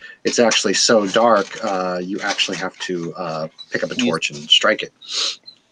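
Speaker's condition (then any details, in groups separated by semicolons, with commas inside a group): No condition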